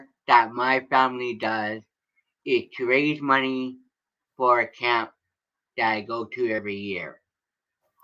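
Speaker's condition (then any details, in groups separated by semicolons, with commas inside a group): Cerebral palsy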